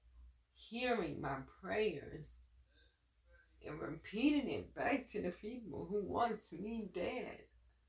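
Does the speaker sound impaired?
Yes: dysarthria; dysarthria ongoing, hoping it resolves; voice affected.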